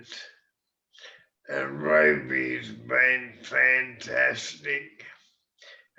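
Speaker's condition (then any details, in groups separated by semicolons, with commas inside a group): MND; slower progressing form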